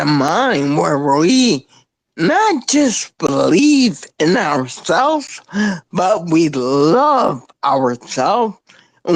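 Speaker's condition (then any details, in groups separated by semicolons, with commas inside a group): Spinocerebellar ataxia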